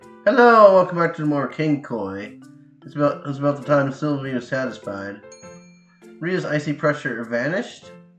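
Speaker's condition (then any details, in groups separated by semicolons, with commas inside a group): No condition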